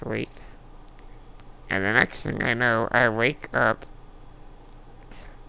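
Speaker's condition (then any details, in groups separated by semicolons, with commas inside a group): Duchenne muscular dystrophy; home pulse oximeter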